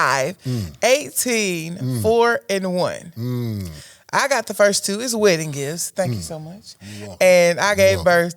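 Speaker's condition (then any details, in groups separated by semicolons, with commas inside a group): No condition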